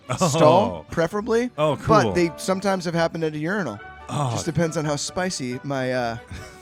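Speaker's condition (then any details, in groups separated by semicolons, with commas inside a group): No condition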